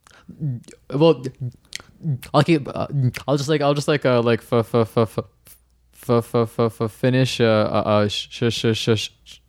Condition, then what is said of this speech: Stuttering. But with that said, how I manage my stuttering is sort of, I try to stutter.